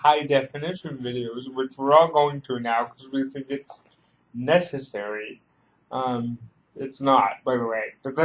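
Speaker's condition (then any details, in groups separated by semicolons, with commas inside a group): Cerebral palsy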